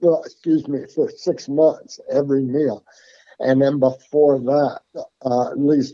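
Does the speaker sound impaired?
Yes: Parkinson's; tremors since youth, progressively worse, repeated complete breathing stoppage, unable to make sound then, emergency steroids; psilocybin 1 gram every 5 hours controls tremors, helps breathing, still has breathing problems, uses cannabis; formerly voice tremor, hard to understand, lost track after 2-3 sentences, now talks at length.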